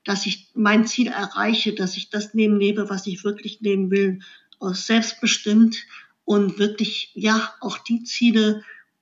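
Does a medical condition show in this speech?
Yes: cleft lip and palate; congenital cleft lip, jaw and palate, infant feeding problems, 16 operations by age 18, facial scars; after accident five months tube feeding, saliva swallowing not allowed, later esophagus surgery.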